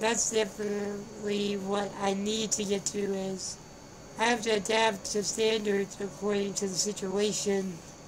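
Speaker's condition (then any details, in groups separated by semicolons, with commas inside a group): Spinal muscular atrophy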